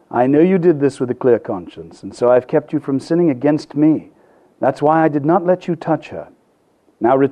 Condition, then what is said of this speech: None; typical speech.